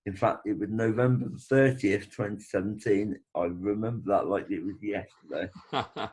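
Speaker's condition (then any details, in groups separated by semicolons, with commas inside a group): Brain bleed with facial paralysis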